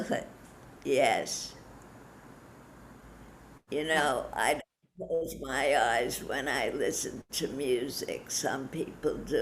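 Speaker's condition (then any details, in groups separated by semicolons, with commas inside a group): Parkinson's disease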